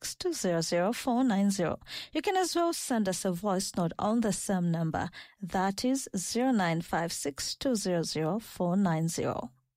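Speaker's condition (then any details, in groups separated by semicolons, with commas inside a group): No condition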